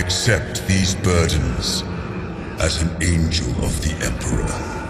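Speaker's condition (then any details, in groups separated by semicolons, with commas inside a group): No condition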